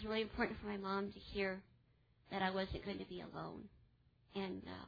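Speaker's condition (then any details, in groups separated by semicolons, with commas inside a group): Cleft palate; congenital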